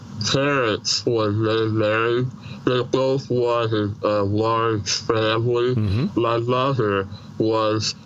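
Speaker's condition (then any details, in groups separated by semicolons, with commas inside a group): Treacher Collins syndrome, severe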